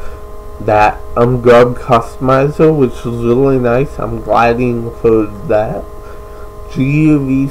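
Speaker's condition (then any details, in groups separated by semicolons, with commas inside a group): Cerebral palsy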